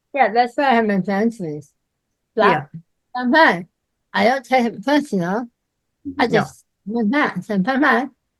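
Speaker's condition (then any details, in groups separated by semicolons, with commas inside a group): Myasthenia gravis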